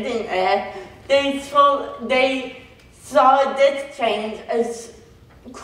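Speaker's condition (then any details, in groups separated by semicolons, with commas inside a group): Cerebral palsy; phone speech misunderstood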